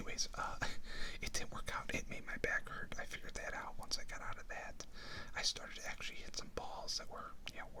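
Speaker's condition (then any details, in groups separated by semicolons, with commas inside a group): No condition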